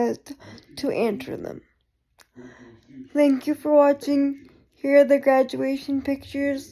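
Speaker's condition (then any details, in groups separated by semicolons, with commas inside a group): Cerebral palsy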